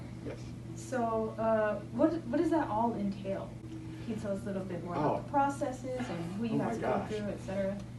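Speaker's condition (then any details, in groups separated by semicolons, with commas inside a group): No condition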